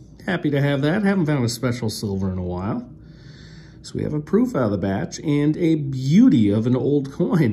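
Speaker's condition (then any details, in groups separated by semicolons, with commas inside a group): No condition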